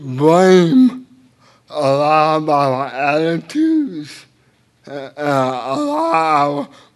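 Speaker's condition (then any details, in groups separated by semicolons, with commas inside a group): Cerebral palsy; speech a little unclear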